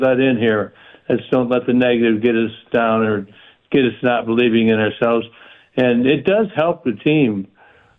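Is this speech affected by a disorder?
Yes: Parkinson's; stays active.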